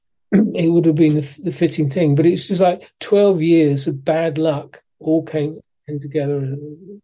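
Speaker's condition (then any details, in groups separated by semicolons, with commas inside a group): Parkinson's disease; physiotherapy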